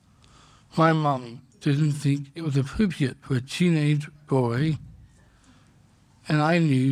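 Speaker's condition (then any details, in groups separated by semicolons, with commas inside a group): Down syndrome; congenital, diagnosed at birth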